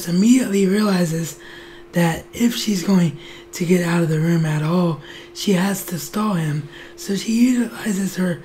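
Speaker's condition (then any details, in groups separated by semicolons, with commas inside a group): Cerebral palsy; wheelchair bound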